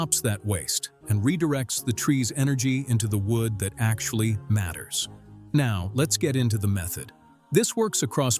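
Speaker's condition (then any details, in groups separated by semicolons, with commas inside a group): No condition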